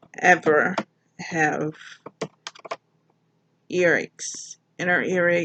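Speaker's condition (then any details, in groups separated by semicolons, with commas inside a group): Mild cerebral palsy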